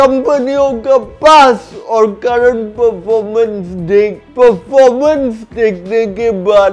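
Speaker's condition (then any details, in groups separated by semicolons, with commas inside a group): Cerebral palsy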